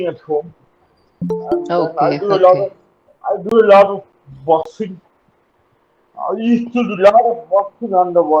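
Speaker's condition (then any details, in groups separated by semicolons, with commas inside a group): Cerebral palsy; uses wheelchair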